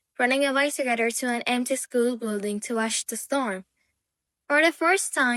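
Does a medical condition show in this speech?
No.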